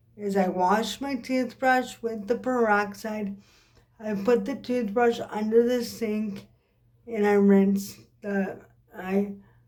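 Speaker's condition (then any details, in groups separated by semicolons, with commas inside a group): Cerebral palsy; occasional swallowing problems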